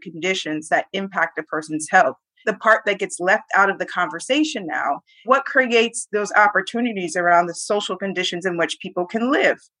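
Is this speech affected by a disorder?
No.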